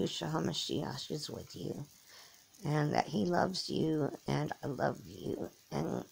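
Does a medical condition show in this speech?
Yes: cerebral palsy; from birth.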